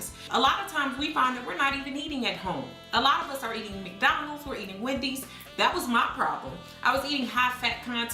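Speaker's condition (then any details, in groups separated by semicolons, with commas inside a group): No condition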